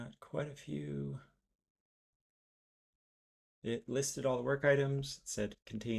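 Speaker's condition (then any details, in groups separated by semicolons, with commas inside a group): No condition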